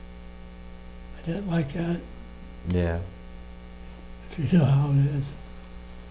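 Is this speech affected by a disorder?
Yes: Parkinson's disease.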